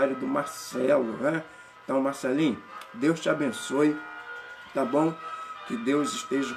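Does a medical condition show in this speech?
No.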